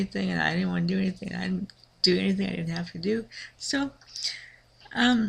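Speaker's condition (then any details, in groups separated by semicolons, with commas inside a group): Cerebral palsy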